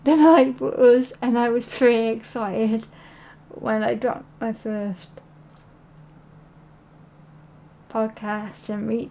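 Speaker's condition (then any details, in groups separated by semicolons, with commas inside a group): Cerebral palsy; present since at least primary school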